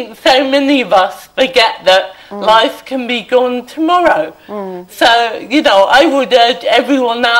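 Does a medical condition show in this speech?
Yes: cerebral palsy.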